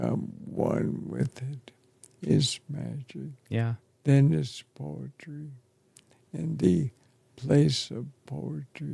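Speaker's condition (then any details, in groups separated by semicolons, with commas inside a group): ALS; affects chest and throat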